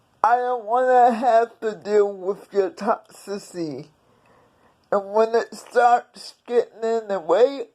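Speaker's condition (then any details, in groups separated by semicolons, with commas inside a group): Cerebral palsy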